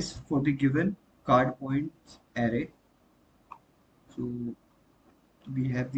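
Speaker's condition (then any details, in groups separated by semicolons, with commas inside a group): No condition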